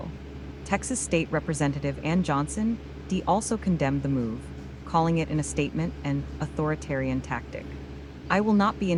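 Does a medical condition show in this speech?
No.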